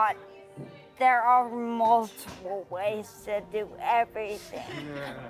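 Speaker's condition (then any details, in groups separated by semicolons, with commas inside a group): Brain injury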